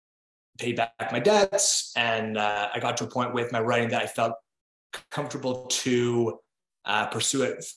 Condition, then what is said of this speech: Stuttering. Um, and what I started doing was, um, as a kid, and e- even now, I, uh, I struggle with um, a stutter.